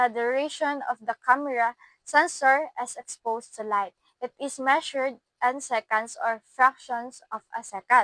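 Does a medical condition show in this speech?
No.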